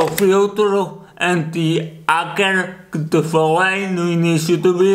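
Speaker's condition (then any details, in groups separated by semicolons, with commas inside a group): Cerebral palsy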